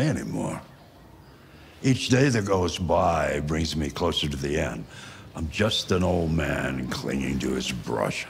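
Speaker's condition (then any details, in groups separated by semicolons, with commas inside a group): No condition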